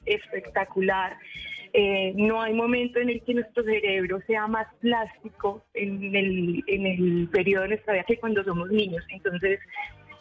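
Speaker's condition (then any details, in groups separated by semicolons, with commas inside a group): No condition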